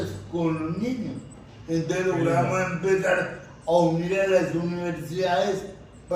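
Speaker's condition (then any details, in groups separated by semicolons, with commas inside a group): Cerebral palsy; difficulty speaking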